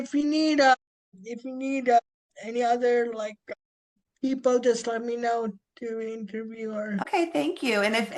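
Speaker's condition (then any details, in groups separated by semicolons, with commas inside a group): Spastic quadriplegic cerebral palsy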